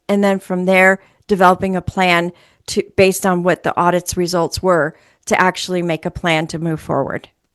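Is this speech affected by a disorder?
No.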